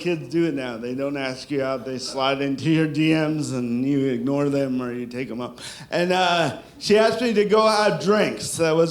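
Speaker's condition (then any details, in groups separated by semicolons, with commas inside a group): Cerebral palsy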